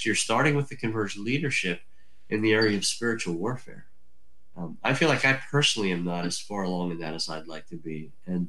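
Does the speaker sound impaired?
Yes: cleft lip and palate; from birth.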